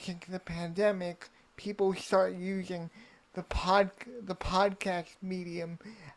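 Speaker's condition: Cerebral palsy; wheelchair user all life

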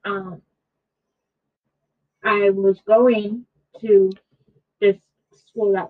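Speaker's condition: Cerebral palsy; from birth, 22 years, brain not connecting properly to muscles, trouble walking, mild learning disability; was in speech therapy

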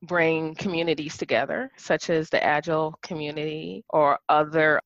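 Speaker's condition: No condition

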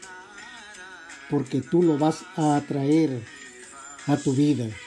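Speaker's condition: No condition

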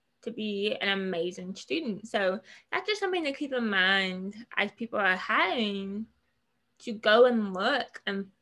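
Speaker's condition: Hearing loss

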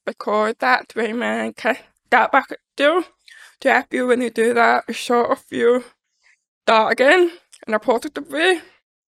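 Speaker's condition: Deafness; congenital deafness, born deaf

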